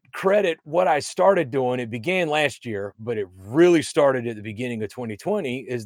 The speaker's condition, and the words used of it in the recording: None; typical speech.